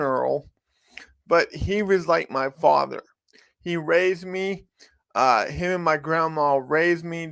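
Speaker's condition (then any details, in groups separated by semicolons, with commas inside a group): Cerebral palsy; from birth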